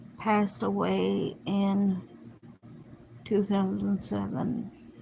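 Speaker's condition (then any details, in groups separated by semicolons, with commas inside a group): Cerebral palsy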